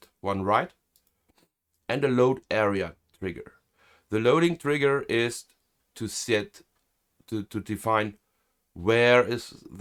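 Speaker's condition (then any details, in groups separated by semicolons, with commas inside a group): No condition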